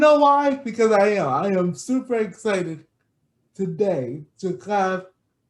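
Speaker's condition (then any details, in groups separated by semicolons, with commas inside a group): Cerebral palsy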